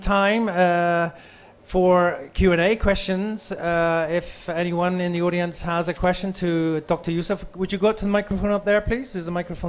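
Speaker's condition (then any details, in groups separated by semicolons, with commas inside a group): No condition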